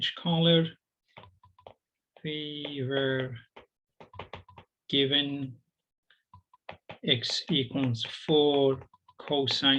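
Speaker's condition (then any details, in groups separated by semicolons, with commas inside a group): No condition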